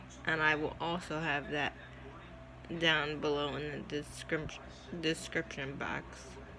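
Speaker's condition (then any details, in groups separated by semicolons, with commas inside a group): Cerebral palsy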